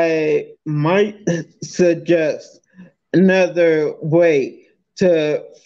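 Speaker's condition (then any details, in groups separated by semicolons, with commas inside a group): Multiple sclerosis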